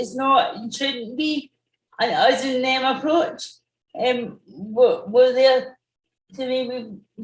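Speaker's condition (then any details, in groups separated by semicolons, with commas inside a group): Cerebral palsy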